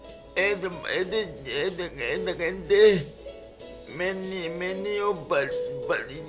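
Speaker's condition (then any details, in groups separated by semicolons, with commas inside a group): Cerebral palsy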